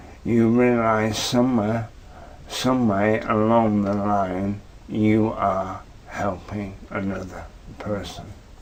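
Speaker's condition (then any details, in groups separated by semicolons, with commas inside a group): Motor neurone disease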